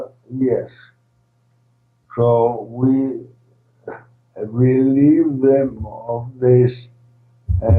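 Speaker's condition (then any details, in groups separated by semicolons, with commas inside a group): ALS, primary lateral sclerosis, PLS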